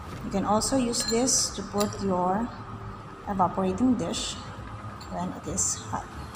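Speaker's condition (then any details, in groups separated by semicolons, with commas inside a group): No condition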